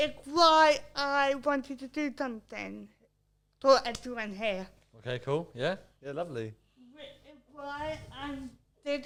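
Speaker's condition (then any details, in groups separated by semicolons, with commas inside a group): Cerebral palsy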